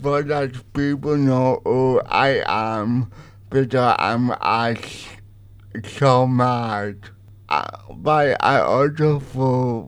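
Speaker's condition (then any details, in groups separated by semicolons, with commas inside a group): Cerebral palsy; uses light writer communication device; partly voiced, partly typed audio on light writer communication device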